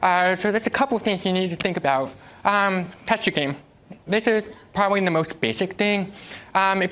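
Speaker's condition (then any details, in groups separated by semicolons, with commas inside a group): Deafness; uses American Sign Language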